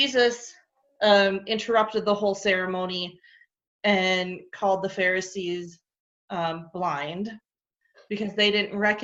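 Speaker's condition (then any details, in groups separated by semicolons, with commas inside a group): No condition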